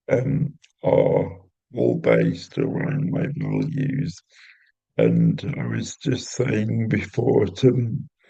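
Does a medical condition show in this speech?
Yes: cerebral palsy; intrathecal baclofen pump.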